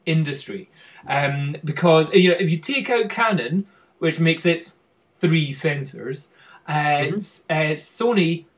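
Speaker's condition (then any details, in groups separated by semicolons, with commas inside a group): No condition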